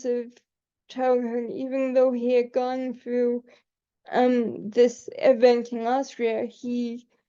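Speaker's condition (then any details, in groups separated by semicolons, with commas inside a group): Cerebral palsy; able to articulate and speak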